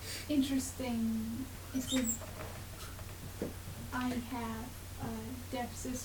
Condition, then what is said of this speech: Aphasia. So, when we were in the car today, you're speaking to me, and I'm like, God, I can't hear a word she's saying.